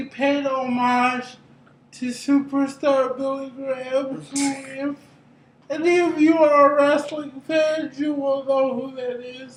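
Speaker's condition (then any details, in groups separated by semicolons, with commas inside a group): Cerebral palsy; brain injury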